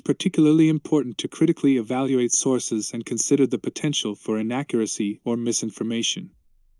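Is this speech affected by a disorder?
No.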